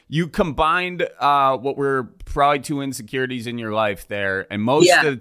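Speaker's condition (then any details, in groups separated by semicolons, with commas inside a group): No condition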